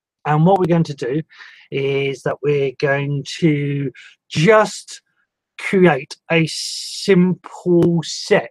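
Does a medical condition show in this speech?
No.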